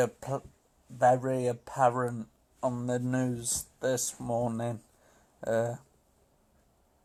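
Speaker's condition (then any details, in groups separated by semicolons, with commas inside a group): Multiple sclerosis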